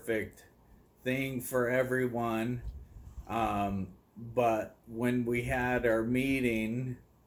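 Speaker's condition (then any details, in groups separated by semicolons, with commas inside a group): ALS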